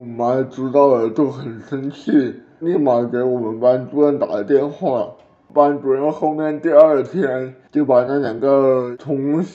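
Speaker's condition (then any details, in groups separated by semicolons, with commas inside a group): Cerebral palsy; childhood drooling from delayed saliva swallowing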